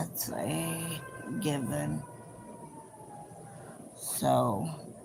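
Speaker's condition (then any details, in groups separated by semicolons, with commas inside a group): Cerebral palsy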